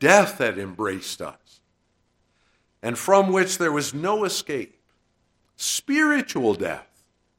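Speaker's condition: No condition

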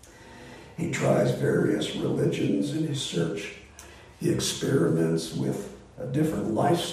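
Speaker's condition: Voice disorder; not contagious

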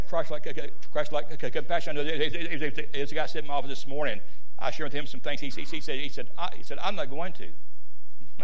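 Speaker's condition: Stuttering; worse when unwell, mistaken for stroke by Life Squad paramedics; repeated sounds, repeated words

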